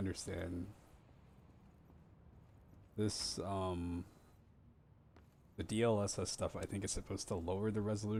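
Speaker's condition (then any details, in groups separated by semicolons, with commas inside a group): No condition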